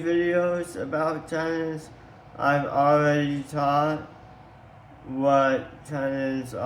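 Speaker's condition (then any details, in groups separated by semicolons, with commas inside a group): Tongue cancer surgery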